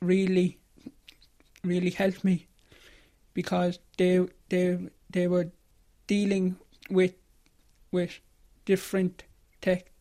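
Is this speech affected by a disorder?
Yes: stammer; stammer persisting into adulthood, speech therapy from about age 8 to 14 without benefit; attending course for adults who stammer, learning voluntary stammering technique for control; stammer expected never to leave, working to gain control; here repeated sounds, repeated words, prolonged sounds.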